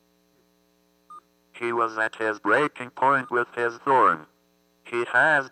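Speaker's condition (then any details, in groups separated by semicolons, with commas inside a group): Athetoid cerebral palsy; thumb surgery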